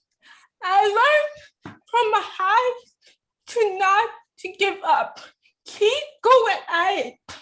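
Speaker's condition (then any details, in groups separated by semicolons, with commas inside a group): Cerebral palsy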